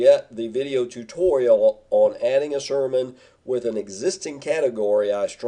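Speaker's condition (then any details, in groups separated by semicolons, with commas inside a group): No condition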